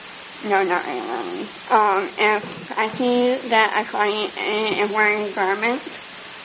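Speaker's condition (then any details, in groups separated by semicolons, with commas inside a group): Speech impediment; may need to be asked to repeat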